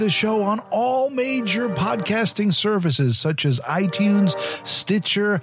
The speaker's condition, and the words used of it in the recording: None; typical speech.